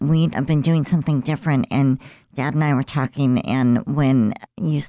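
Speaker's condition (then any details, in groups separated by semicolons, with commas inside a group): Cleft lip and palate; about 50-some years ago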